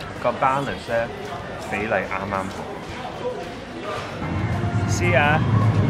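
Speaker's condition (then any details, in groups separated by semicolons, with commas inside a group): No condition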